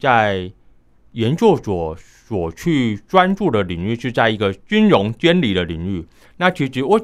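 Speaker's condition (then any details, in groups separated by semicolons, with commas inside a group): Hearing impairment, high-frequency hearing loss; mild, high pitches barely heard, misses teammates' calls without assistive device, uses hand signals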